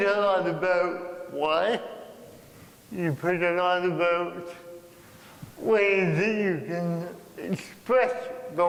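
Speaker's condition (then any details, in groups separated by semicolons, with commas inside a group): Cerebral palsy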